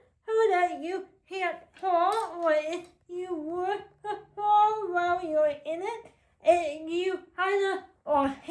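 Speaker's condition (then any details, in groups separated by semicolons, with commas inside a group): Cerebral palsy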